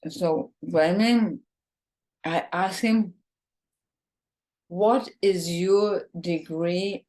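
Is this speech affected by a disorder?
Yes: ALS, bulbar form, bulbar onset.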